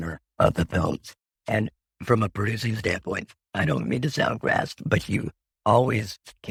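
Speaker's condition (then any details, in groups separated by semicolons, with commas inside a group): Laryngectomy; voice box removed after radiation for head and neck cancer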